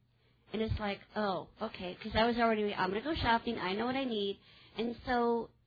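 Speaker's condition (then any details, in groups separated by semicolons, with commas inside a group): Cleft palate; congenital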